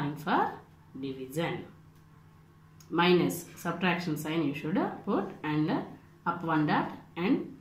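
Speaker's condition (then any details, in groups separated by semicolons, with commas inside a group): No condition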